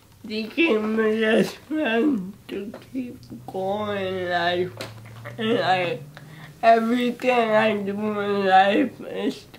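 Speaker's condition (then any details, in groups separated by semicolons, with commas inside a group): Cerebral palsy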